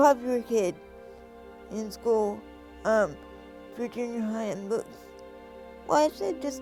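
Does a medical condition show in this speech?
Yes: cerebral palsy; spastic quadriplegic form, wheelchair since age two.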